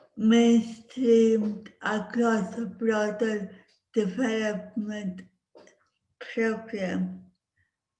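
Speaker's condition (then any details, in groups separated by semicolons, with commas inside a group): Cerebral palsy; speech impediment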